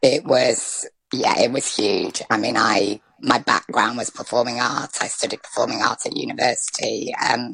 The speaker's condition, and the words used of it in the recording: Laryngectomy. And so losing my voice, or my natural voice, I say, because obviously I'm speaking now and you can hear me.